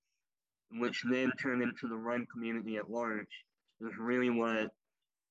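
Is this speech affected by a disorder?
Yes: cleft lip and palate; popliteal pterygium syndrome.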